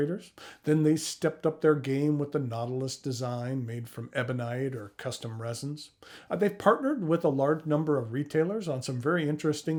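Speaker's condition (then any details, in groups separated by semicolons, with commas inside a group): No condition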